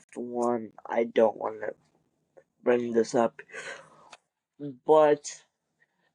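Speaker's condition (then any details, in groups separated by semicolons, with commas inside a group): Cerebral palsy; wheelchair user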